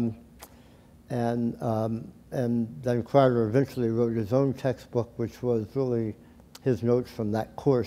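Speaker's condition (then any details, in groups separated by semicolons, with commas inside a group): Tongue cancer surgery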